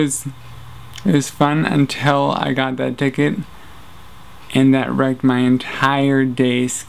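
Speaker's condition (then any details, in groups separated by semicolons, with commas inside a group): Traumatic brain injury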